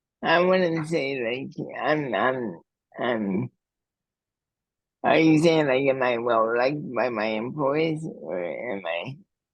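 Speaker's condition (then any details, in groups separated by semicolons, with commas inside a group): Cerebral palsy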